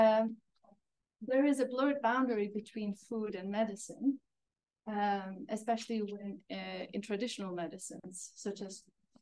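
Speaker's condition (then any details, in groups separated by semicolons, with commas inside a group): No condition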